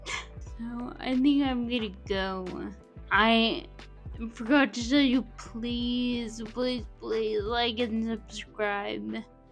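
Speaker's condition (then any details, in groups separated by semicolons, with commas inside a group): Friedreich's ataxia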